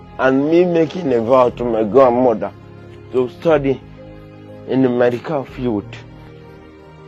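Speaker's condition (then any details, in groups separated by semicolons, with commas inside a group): Cerebral palsy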